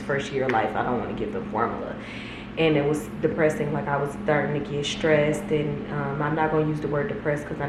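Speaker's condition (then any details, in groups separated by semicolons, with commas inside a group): No condition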